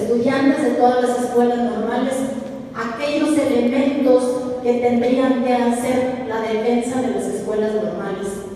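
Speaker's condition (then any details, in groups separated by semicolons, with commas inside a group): No condition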